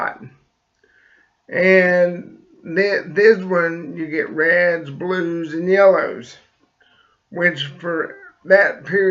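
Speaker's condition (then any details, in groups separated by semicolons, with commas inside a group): Cerebral palsy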